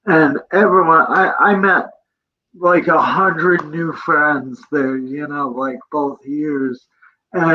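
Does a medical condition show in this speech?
Yes: cerebral palsy; present from birth.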